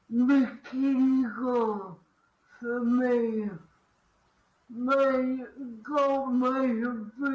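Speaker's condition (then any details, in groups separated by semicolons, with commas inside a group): Cerebral palsy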